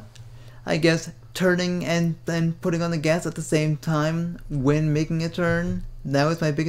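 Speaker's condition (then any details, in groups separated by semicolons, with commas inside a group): Cerebral palsy; Ilizarov operation; speaks fast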